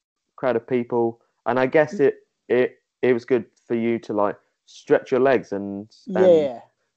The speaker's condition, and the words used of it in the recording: Stuttering. I knew I was going to stutter on this.